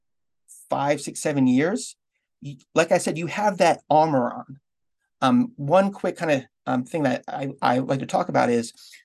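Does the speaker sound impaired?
Yes: stuttering; childhood onset, school-based weekly one-hour one-on-one speech therapy at ages 5-7; stutter persists into adulthood, expects to stutter during this conversation; tense, effortful struggle initiating words, more disfluency on valued words such as own name; here repeated sounds, prolonged sounds.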